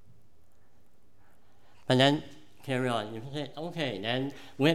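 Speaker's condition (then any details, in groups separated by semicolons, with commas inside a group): Cleft palate; present from birth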